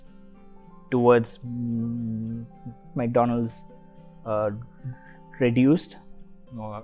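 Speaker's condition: Stammer; stammer since early childhood, noticed around 6-8 years old, feared ordering until 18, saw speech therapist; possible slight pauses, avoids saying name of condition; words with s hard, st very hard, gets stuck after t; prolonged sounds, blocks

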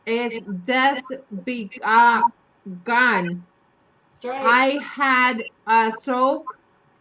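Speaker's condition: Aphasia after stroke; caused by stroke, one side not working, poor balance, cannot move hands, brain fog, custom AFO, knee brace; could not speak at first, no slurred speech at onset, improved with therapy, still affected, varies, cannot sing

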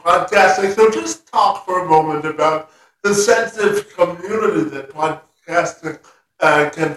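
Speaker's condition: Spastic quadriplegia cerebral palsy; legs affected

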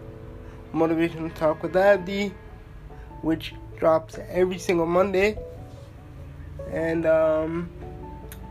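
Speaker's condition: Cerebral palsy; uses wheelchair

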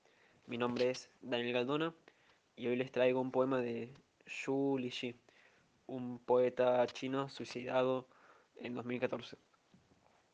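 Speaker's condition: No condition

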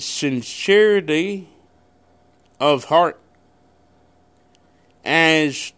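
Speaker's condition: Cerebral palsy; congenital cerebral palsy

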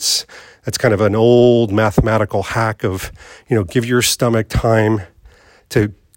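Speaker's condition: No condition

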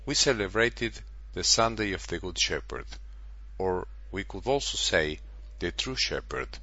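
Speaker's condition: No condition

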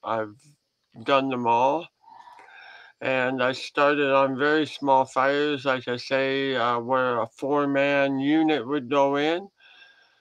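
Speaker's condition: Head and neck cancer surgery; crooked head since

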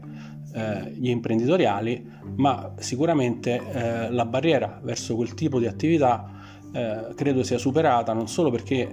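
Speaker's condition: No condition

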